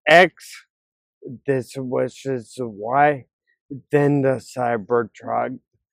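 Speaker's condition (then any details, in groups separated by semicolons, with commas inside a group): Ataxia; voice changed and improved with treatment, words no longer struggle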